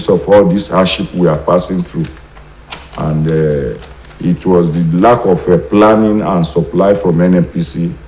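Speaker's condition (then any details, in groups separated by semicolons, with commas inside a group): No condition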